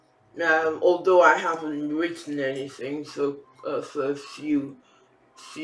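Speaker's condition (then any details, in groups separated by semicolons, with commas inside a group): Facial palsy; can barely hear own speech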